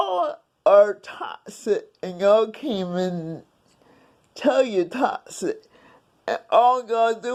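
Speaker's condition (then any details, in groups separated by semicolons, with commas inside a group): Cerebral palsy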